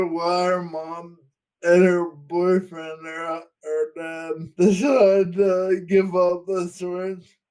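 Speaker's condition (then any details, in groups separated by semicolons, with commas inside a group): Friedreich's ataxia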